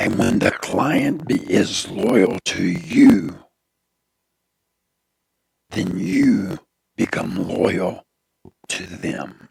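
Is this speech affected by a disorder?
Yes: throat cancer; tracheostomy tube.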